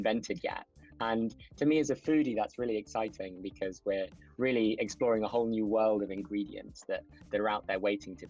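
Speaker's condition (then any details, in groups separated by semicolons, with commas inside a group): No condition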